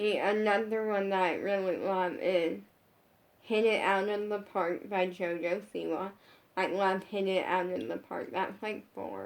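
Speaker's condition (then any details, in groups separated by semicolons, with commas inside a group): Brain injury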